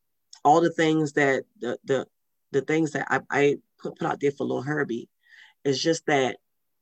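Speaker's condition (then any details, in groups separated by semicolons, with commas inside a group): Stuttering; stuttering from birth, severe in childhood, no therapy, self-taught fluency through reading aloud from middle school; mostly fluent, still trips on certain words at times, substitutes other words; childhood blocks up to 5 minutes for few words, eye blinking, leg tapping, fluent when reading; repeated sounds, repeated words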